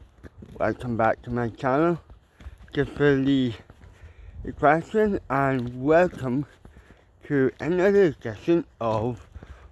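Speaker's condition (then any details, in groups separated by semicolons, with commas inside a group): Cerebral palsy; mild, ataxic type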